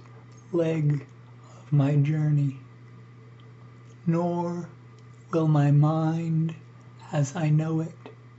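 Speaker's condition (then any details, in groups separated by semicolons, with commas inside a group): ALS; breathing increasingly difficult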